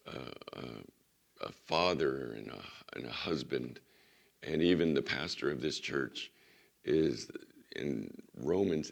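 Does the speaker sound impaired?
Yes: vocal cord surgery recovery; voice not ready for full message, doctor limits teaching to 10-15 minutes.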